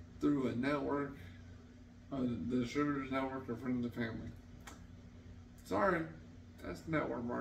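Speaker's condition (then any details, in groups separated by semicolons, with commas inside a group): Traumatic brain injury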